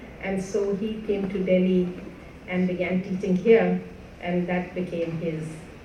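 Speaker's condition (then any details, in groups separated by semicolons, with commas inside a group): No condition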